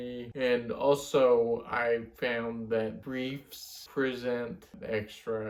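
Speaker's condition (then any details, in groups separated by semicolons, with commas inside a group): Friedreich's ataxia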